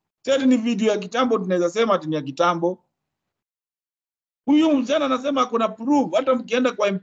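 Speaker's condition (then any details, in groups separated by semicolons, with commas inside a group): No condition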